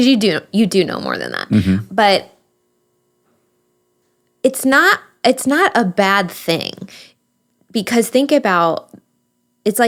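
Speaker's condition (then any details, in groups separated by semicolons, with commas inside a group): No condition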